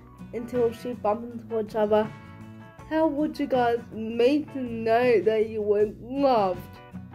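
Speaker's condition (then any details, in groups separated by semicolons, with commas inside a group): Cerebral palsy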